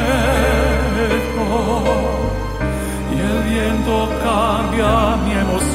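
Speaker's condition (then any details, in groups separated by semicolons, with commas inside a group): No condition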